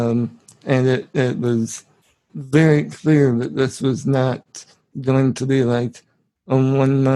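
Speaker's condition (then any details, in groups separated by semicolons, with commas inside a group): Spinal muscular atrophy; genetic, from birth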